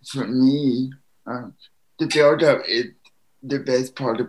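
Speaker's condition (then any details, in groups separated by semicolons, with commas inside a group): Spastic quadriplegic cerebral palsy; all four limbs affected, brain movement wiring underdeveloped, lifelong full-time wheelchair user; needs help eating, drinking, restroom and supplements, including on the course; speech noticeably affected, some verbal issues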